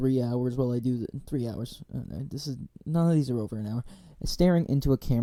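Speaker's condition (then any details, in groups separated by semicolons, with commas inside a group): No condition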